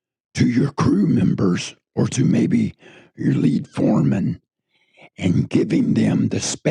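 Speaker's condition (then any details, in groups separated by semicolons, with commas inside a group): Throat cancer; tracheostomy tube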